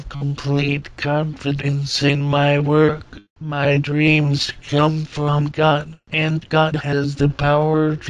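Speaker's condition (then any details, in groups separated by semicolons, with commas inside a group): Lou Gehrig's disease; diagnosed four years ago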